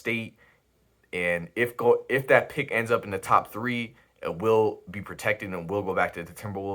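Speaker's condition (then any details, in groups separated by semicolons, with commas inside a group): No condition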